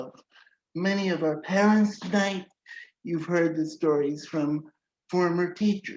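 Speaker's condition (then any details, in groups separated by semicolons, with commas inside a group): Cerebral palsy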